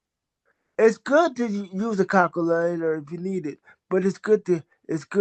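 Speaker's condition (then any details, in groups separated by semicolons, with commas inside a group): Cerebral palsy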